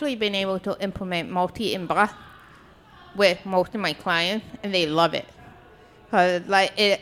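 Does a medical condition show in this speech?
Yes: deafness; speaks really well, deafness often unnoticed.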